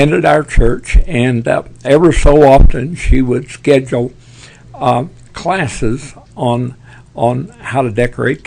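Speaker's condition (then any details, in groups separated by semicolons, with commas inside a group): Parkinson's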